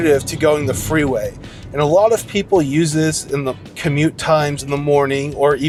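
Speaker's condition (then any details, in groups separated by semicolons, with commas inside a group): No condition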